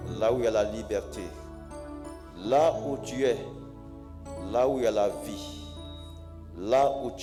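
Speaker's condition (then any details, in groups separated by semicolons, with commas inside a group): No condition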